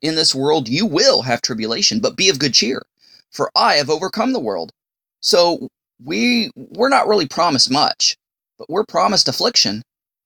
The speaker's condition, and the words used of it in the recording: None; typical speech.